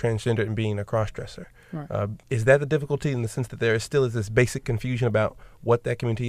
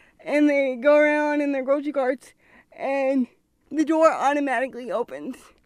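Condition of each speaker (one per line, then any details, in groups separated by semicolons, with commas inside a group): No condition
Cerebral palsy; from birth; wheelchair user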